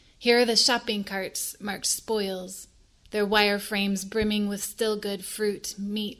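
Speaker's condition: No condition

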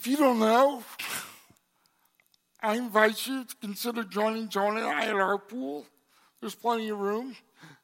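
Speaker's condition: Cerebral palsy; congenital, brain damage affecting balance and coordination

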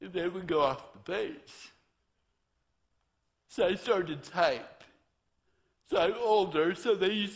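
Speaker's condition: Torsion dystonia; vocal cords twist with torso

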